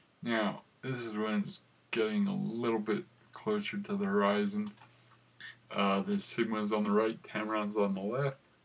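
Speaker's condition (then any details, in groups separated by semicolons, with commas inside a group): Cerebral palsy; affects gait and walking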